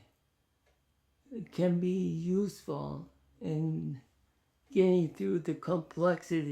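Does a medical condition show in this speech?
Yes: ALS; speech challenging, short of breath speaking, lacks inflection.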